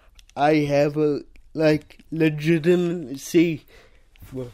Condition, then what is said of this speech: Cerebral palsy. I think, I can only speak for me, because I can't do voices.